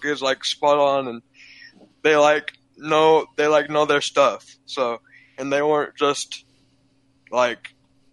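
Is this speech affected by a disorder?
Yes: cerebral palsy; physical only, present from birth, born prematurely.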